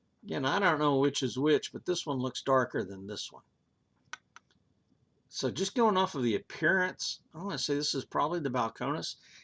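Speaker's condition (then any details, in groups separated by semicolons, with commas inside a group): No condition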